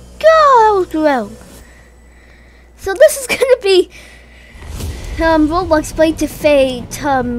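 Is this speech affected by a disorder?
No.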